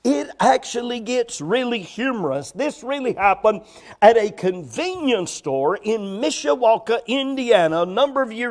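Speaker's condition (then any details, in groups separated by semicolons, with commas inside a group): No condition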